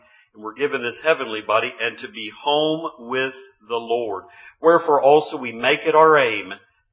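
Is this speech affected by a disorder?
No.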